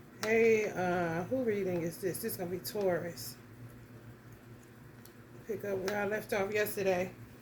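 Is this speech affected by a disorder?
No.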